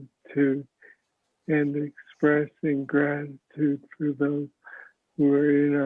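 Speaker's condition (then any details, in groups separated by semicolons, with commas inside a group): Parkinson's disease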